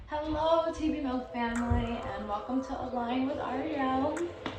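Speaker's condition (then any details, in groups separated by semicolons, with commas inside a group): No condition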